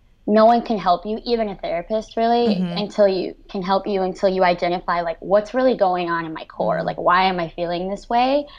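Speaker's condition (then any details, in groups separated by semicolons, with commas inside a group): Cleft lip and palate; severe cleft lip and palate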